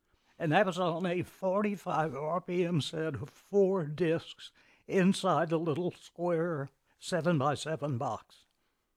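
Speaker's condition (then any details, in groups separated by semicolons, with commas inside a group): Vocal dysphonia; onset while working at KUT radio, attributed to stress, persisted despite efforts, led to leaving KUT; dysphonia still present, raised as the elephant in the room; voice felt like being strangled, host took it as natural speaking style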